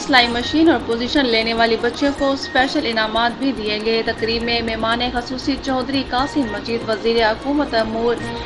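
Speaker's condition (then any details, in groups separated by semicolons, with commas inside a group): No condition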